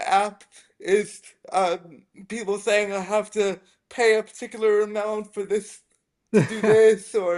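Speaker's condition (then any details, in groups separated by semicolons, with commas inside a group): Spastic quadriplegic cerebral palsy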